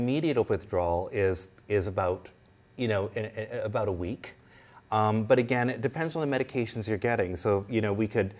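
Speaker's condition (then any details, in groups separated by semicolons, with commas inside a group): No condition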